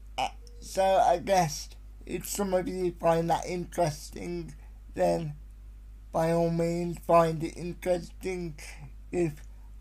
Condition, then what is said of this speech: Cerebral palsy. And sometimes, as you guys might have noticed by looking at the podcast, I do tend to stutter a lot.